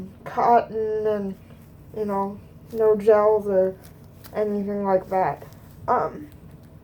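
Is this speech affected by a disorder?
Yes: cerebral palsy; both hands affected.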